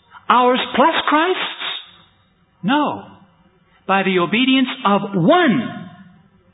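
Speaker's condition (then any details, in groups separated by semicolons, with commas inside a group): No condition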